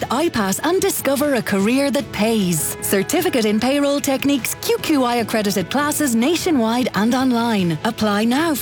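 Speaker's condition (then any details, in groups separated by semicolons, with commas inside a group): No condition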